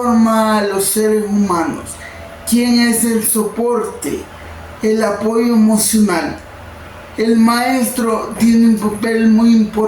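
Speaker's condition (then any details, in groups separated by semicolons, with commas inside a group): Cerebral palsy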